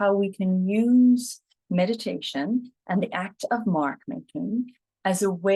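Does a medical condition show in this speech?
No.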